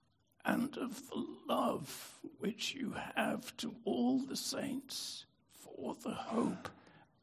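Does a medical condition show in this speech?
Yes: spasmodic dystonia; brain disorder.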